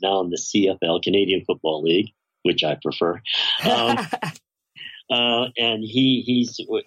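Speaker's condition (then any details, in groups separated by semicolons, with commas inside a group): Bilateral cleft lip and palate, severe; most serious case in British Columbia at birth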